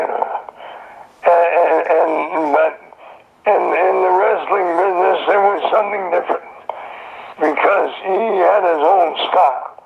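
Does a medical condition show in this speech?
Yes: throat cancer; survivor.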